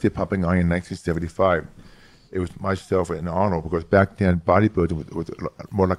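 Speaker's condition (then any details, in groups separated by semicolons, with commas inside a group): Hearing loss; formerly severe monotone speech, inflection improved by studying phonetics, New York accent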